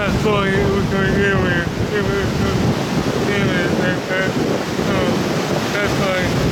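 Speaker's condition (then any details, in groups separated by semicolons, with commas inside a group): Cerebral palsy; speech disability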